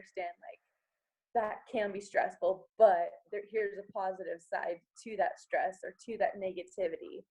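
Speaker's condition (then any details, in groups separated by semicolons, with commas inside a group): No condition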